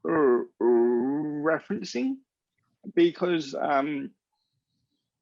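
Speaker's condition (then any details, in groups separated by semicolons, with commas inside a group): Cerebral palsy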